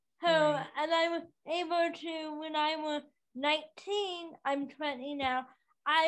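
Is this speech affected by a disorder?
Yes: cerebral palsy, spastic.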